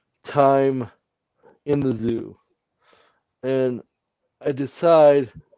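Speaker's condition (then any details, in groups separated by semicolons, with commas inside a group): Cerebral palsy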